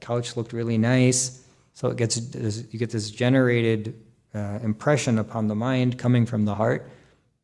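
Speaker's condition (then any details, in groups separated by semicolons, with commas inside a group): No condition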